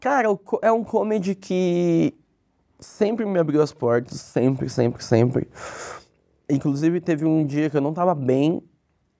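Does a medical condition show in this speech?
Yes: cleft lip; congenital cleft lip.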